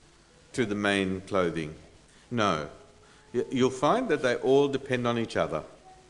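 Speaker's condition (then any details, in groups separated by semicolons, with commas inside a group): No condition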